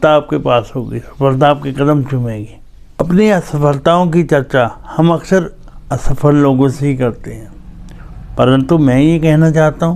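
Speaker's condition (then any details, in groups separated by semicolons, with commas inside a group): Cerebral palsy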